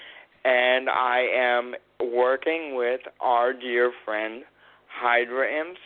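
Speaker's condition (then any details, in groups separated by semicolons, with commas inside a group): Cerebral palsy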